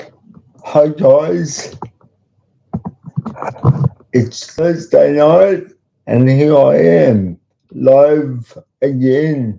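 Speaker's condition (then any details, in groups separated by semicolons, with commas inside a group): Cerebral palsy; talks slowly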